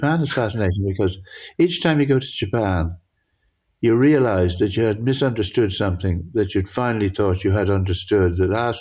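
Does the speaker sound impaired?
Yes: Parkinson's; altered visual perception.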